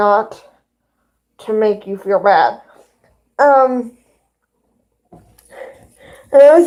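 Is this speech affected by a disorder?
Yes: cerebral palsy; both hands affected.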